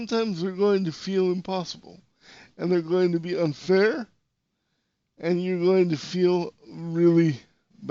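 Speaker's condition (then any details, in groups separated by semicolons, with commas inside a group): Cerebral palsy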